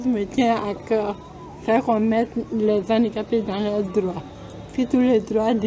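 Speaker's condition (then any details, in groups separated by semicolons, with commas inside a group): Cerebral palsy; causes writing problem; causes speech problem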